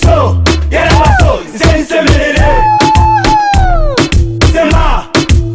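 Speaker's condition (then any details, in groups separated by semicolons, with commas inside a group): No condition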